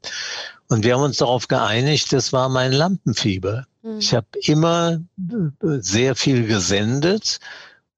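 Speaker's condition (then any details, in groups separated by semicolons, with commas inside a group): Parkinson's disease; mild course, ongoing tremor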